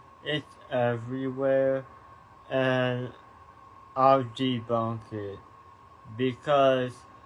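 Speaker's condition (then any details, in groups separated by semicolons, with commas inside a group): Tongue cancer surgery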